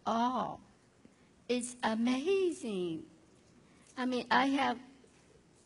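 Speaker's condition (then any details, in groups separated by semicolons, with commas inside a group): Down syndrome; difficulty understanding some things said, depends on others, cannot drive or do math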